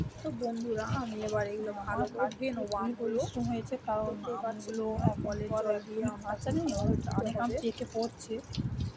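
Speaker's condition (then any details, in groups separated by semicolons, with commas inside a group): No condition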